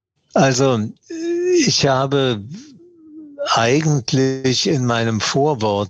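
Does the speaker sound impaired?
Yes: Parkinson's disease; diagnosed 2016 at age 75, tremor for years before, long attributed to stage fright.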